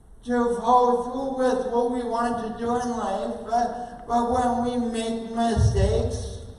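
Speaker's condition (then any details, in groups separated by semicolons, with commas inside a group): Oxygen-related condition, speech impairment; oxygen-related, coordination differences; speech impairment, voice sounds different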